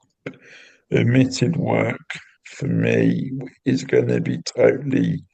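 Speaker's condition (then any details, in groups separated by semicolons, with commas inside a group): Cerebral palsy; intrathecal baclofen pump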